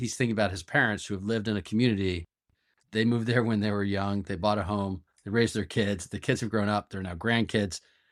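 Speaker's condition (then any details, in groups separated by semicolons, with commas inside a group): No condition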